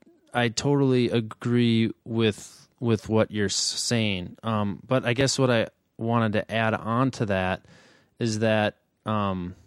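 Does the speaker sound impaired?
Yes: stuttering; two decades of trying hard not to stutter, past avoidance; recent marked worsening linked to life changes, prolongations, pausing; hard blocks, more physical struggle, block modification failing; here repeated sounds, repeated words.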